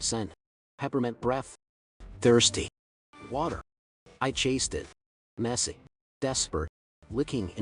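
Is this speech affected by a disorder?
No.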